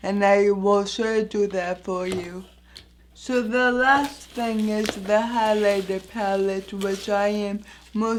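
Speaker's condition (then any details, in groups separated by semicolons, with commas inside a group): Anoxic brain injury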